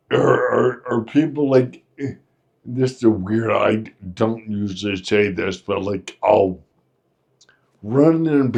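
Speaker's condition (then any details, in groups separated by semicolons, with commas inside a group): Friedreich's ataxia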